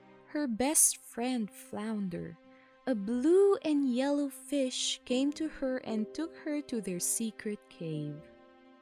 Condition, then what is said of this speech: None; typical speech.